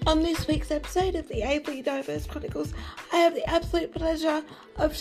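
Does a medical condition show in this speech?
Yes: cerebral palsy; brain damage, present since childhood.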